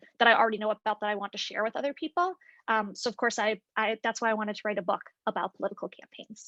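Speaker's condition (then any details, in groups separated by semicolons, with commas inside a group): No condition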